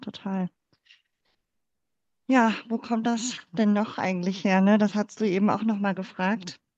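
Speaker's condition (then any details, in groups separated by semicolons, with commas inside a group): Cleft palate; congenital, born in former GDR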